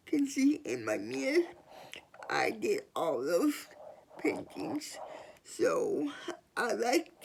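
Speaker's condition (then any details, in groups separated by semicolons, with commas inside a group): Cerebral palsy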